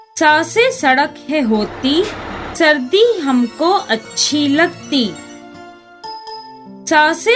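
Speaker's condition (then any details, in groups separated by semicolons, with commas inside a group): No condition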